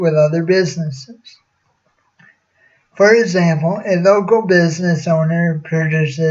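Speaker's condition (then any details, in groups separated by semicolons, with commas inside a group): Cerebral palsy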